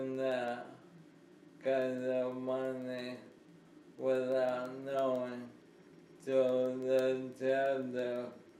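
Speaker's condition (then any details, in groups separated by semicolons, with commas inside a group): ALS; hand onset; uses clicker, lifts and walkers; bulbar speech changes, uses speech generating device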